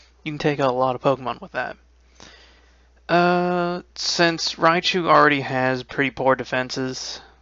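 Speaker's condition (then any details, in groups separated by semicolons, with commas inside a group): No condition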